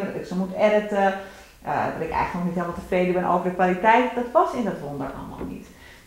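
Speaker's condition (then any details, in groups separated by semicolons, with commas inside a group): No condition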